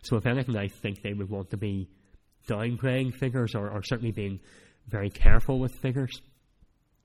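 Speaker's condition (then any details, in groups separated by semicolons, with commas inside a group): Cleft palate; speech not that clear at times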